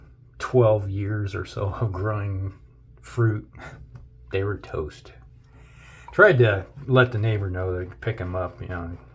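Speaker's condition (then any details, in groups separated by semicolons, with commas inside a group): No condition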